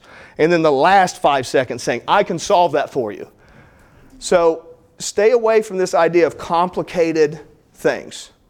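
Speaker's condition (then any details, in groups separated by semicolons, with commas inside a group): No condition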